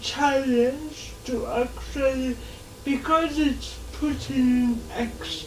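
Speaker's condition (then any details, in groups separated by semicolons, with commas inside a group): Cerebral palsy; since birth, affects muscles and joints, walks and moves independently, early intervention and therapy in childhood; slow speaker, listeners take time to understand, speaks verbally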